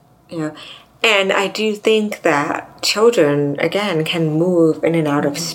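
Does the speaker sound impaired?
Yes: deafness; severe to profound deafness from 3, hearing aids to 34, implant worse ear 34, other 41; grew up speaking, mainstream schooling, learned sign language in 20s, also signs.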